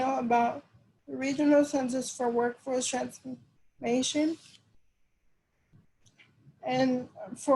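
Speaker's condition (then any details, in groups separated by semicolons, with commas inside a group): Cerebral palsy; diagnosed at 9 months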